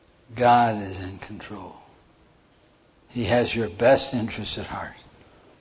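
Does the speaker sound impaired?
Yes: Parkinson's; hand tremor during talk.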